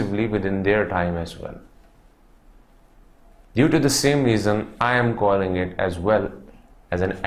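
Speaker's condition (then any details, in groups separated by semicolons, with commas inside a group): No condition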